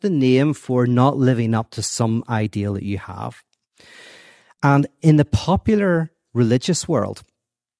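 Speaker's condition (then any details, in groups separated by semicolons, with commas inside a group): No condition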